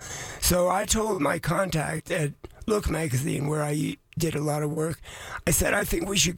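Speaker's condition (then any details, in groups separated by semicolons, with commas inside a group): Voice changed after vocal cord surgery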